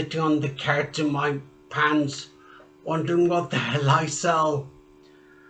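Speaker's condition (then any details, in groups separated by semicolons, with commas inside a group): Traumatic brain injury; speech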